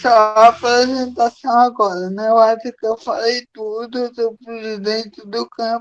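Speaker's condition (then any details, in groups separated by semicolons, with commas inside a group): Cerebral palsy; from birth; difficulty speaking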